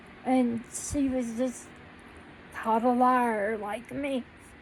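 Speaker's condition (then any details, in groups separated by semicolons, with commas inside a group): Cerebral palsy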